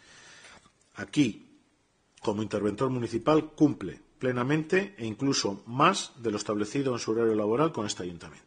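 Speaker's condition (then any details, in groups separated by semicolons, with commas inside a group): No condition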